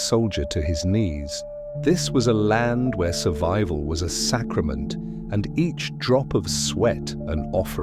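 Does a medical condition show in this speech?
No.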